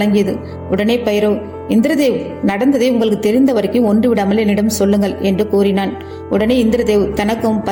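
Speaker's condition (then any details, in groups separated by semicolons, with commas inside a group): No condition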